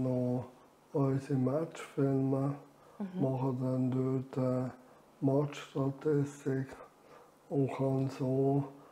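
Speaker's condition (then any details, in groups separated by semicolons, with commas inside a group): Amyotrophic lateral sclerosis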